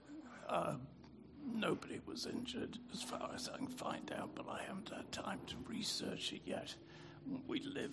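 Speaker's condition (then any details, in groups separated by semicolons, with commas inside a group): Spasmodic dysphonia; catch in voice, lost resonance, speaking hard, easier with use but tires, lost three-octave singing range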